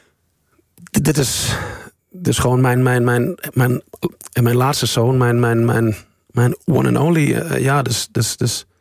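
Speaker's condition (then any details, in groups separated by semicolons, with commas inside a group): Stuttering; stuttering since age 3; speaking on live radio, school-talk phrase now comes out fluently; childhood school presentations frustrating, speaking felt harder than writing; repeated sounds, repeated words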